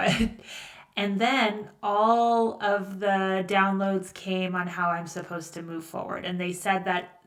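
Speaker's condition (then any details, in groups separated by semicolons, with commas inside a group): No condition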